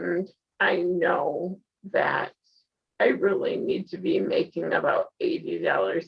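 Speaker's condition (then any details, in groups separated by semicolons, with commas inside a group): Spinal muscular atrophy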